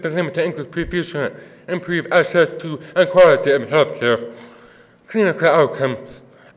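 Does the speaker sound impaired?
Yes: deafness; offers to repeat if not understood.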